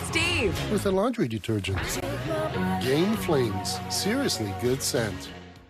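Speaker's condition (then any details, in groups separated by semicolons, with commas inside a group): No condition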